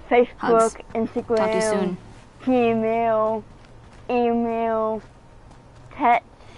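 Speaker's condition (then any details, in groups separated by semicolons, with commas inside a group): Cerebral palsy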